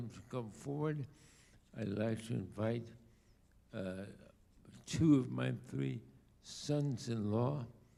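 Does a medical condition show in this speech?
Yes: ALS.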